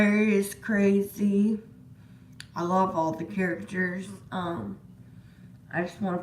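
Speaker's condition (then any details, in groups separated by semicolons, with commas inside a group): Disability causing slurred speech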